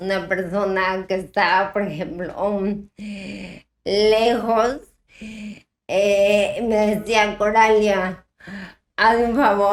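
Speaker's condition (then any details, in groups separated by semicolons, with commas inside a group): Ataxia type 1; speaking and pronunciation problems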